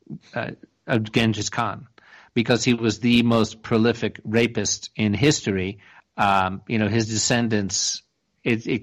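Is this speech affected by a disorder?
No.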